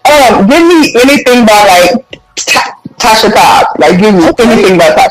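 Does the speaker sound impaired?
Yes: stutter; stutter since age 3, bullied in childhood, people took voice because of stutter; people took voice away because of stutter; here repeated sounds, prolonged sounds.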